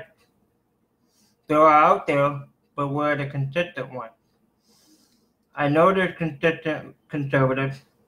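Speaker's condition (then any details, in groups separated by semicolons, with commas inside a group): Cerebral palsy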